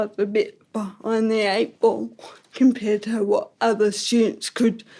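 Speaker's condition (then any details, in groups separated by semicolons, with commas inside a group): Ataxic cerebral palsy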